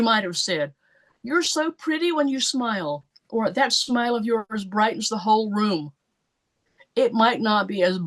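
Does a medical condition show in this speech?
No.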